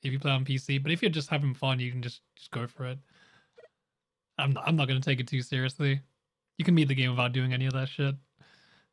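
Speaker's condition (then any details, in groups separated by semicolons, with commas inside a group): No condition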